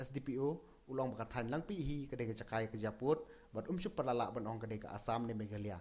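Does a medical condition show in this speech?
No.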